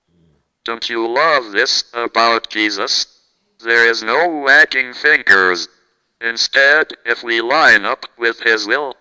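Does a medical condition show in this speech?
Yes: cerebral palsy, through a speech-generating device; had caregiver who helped with walking attempts.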